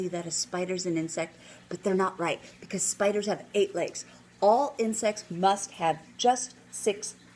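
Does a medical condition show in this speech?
No.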